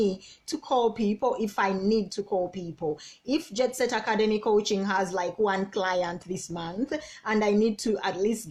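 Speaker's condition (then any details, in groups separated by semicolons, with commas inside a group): No condition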